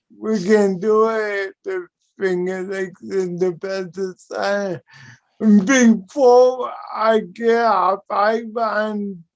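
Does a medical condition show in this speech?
Yes: cerebral palsy.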